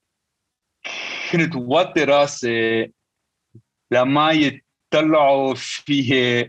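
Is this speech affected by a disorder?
Yes: stuttering; present since at least teenage years; stutter noticeable, joking about it helps listeners understand why speech sounds that way; here prolonged sounds.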